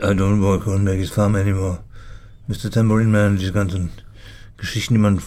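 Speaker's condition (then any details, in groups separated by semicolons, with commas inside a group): Parkinson's disease; cognition and memory not affected by Parkinson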